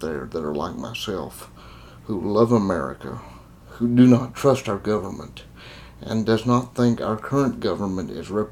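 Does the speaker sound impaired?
Yes: cerebral palsy; confined to a wheelchair.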